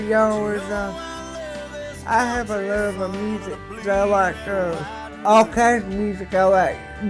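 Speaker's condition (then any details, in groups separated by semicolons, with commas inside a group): Cerebral palsy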